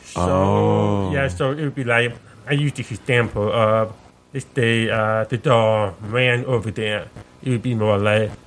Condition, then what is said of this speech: Deafness. So a lot of people wonder, well, why you sound so different?